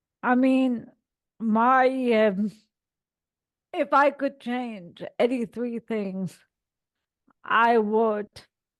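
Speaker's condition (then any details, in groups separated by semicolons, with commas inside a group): Cerebral palsy; all four limbs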